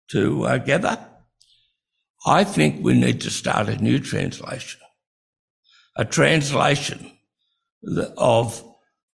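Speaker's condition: Breathing-related speech difficulty; insufficient breathing while speaking

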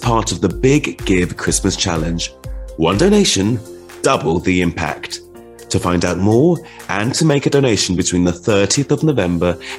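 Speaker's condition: No condition

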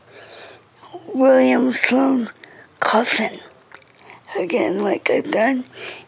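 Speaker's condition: Cerebral palsy; speech affected, reading very slow

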